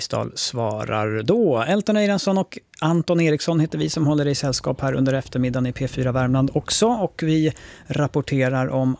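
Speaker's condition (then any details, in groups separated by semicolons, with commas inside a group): No condition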